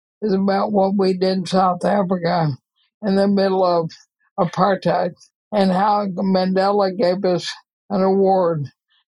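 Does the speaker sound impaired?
Yes: ALS; gets out of breath easily, gasping while speaking.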